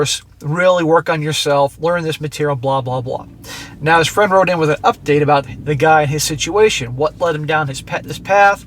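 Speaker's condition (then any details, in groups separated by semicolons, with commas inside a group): No condition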